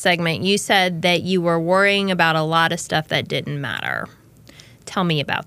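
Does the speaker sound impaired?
No.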